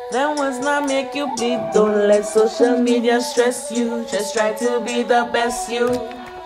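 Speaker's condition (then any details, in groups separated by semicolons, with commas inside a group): No condition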